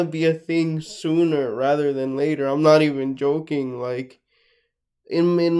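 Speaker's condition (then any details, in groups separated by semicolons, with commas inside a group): Cerebral palsy, mixed, mild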